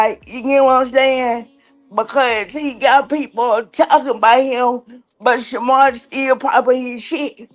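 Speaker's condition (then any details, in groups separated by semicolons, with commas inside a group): Cerebral palsy; recognized around age 3 or 4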